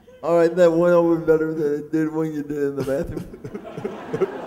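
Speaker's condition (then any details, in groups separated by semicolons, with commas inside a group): Cerebral palsy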